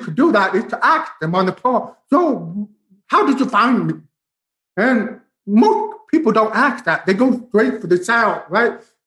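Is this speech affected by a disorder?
Yes: profound deafness, bilateral, from spinal meningitis; onset about 18 months old.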